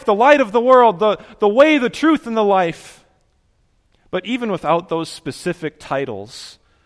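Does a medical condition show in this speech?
No.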